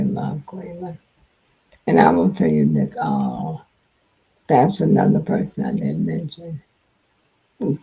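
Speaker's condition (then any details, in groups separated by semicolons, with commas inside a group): Multiple sclerosis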